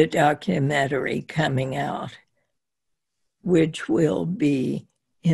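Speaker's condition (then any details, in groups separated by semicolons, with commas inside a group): Spasmodic dysphonia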